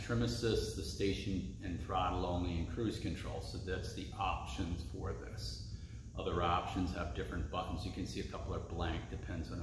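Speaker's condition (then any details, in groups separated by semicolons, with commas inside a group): No condition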